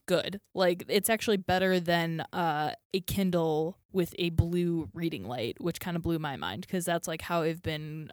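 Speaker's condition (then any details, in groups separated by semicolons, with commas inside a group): No condition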